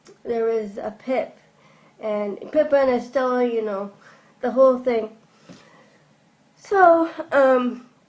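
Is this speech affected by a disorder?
Yes: cerebral palsy; from birth.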